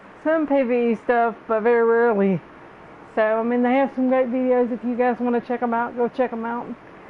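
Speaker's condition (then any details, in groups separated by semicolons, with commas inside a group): Cerebral palsy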